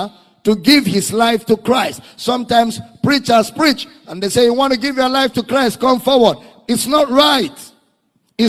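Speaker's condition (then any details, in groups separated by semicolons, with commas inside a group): No condition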